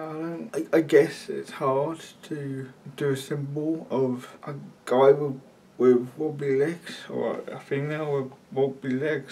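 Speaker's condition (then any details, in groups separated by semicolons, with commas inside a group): Cerebral palsy, mild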